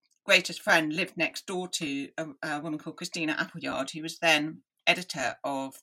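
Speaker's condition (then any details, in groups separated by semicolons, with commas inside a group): Deafness; hopeless and unwieldy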